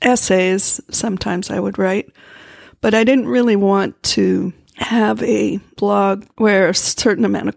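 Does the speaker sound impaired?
No.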